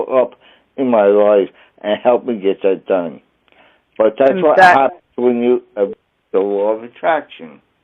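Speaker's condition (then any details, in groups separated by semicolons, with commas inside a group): Traumatic brain injury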